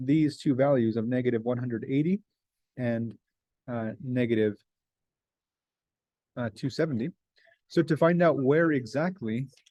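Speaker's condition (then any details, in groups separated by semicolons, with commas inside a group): No condition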